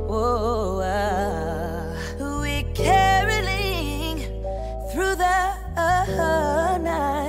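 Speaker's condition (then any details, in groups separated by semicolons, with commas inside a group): No condition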